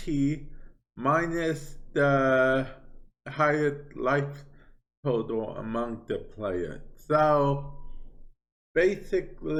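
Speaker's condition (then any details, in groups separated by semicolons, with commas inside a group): Cerebral palsy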